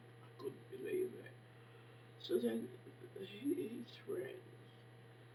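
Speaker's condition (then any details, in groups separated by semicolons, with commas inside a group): Facial palsy; can barely hear own speech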